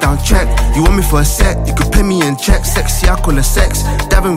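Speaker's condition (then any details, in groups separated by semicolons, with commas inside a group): No condition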